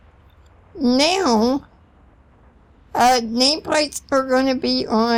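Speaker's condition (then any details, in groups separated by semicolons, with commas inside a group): Spinal muscular atrophy; type 2, since childhood; can't breathe well lying prone, breathing exercises, gets winded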